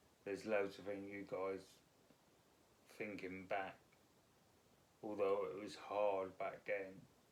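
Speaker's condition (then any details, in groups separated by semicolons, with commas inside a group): Multiple sclerosis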